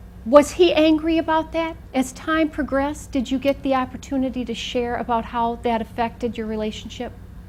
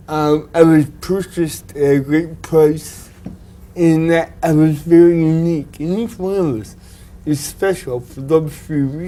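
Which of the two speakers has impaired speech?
The second: cerebral palsy; from birth, physical effects; diagnosed age two; predicted early to never speak well.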